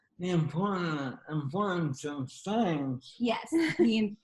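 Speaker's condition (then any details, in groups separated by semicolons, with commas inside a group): ALS; young onset, slow progressor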